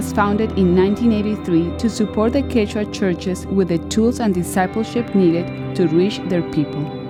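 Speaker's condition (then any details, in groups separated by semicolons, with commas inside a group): No condition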